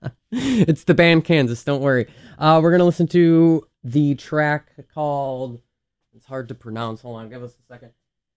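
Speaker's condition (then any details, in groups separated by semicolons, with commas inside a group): No condition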